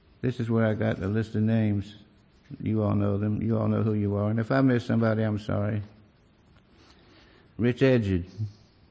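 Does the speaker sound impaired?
Yes: Parkinson's disease; leg pain.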